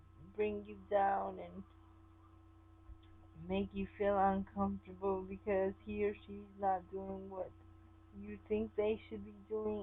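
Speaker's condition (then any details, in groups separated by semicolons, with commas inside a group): Cerebral palsy; sometimes affected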